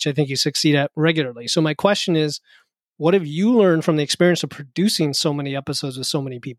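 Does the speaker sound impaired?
No.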